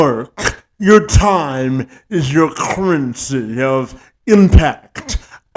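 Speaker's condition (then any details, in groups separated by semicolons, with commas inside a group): Cerebral palsy; from birth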